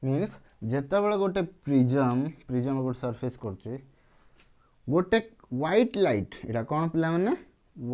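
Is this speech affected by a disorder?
No.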